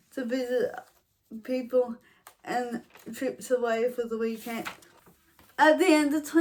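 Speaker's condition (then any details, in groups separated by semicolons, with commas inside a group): Cerebral palsy, mild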